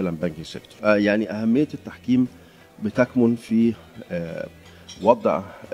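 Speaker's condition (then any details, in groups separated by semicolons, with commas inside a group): No condition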